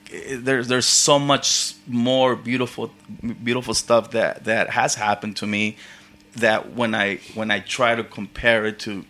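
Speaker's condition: Stuttering; formerly avoided speaking from embarrassment; repeated sounds, repeated words

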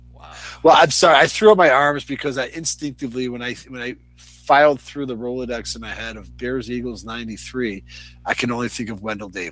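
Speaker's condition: No condition

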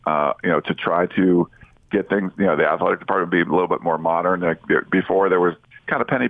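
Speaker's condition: No condition

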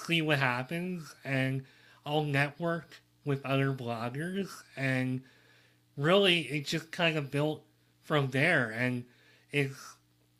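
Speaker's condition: Cleft lip and palate

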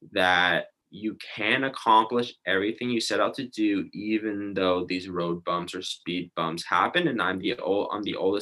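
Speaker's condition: Stuttering; stuttering affected after childhood brain injury with paralysis and hospital stay; once unable to talk at all, became basically mute, would not talk in class; repeated sounds, blocks

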